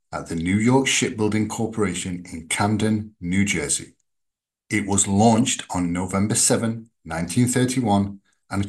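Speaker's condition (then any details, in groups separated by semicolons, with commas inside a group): No condition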